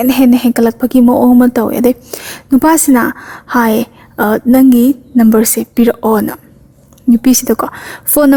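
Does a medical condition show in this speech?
No.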